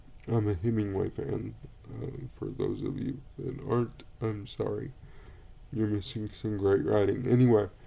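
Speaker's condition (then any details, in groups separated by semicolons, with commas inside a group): Cerebral palsy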